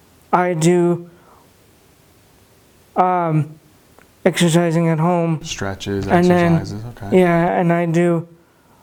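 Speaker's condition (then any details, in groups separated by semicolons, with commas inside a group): Cerebral palsy; right side weakest, mobility affected, stiffness; past physical therapy, botox tried, uses dictation software; no speech therapy, some words hard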